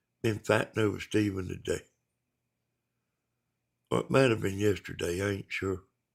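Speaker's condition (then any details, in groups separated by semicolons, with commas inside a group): Brain bleed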